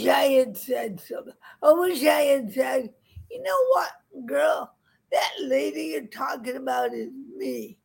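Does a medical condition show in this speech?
Yes: cerebral palsy; permanent, wobbly gait, frequent falls; age 71, back in physical therapy for frequent falls, cane advised against, no pain, not worsening; described as drooly and funny, once judged too poor for teaching, mistaken for drunk.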